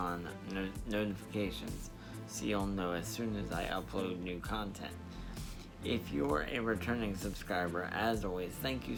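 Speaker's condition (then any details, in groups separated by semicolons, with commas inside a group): Spastic diplegia cerebral palsy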